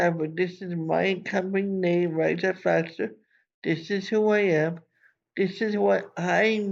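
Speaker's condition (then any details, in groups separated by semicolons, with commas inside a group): Cerebral palsy; from birth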